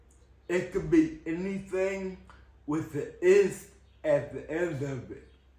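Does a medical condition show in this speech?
Yes: ataxia; type seven, cerebellar, long-term, no cure; progressed over time.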